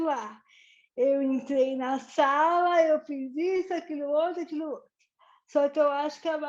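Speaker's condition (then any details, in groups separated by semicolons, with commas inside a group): Cerebral palsy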